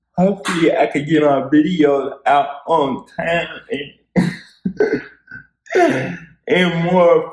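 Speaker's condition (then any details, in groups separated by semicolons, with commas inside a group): Cerebral palsy; spastic quadriplegic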